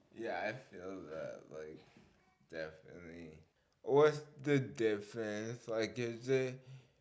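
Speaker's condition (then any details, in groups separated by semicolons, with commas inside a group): Cerebral palsy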